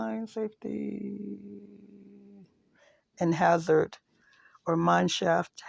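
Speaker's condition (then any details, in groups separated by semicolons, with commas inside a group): No condition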